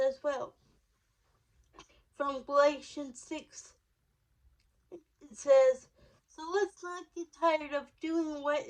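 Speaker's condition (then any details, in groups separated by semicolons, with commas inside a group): Cerebral palsy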